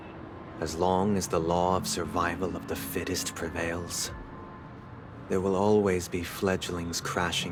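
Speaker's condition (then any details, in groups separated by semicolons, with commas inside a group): No condition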